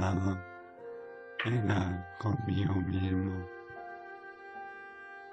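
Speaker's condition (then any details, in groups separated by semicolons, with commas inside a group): ALS; late stage, near death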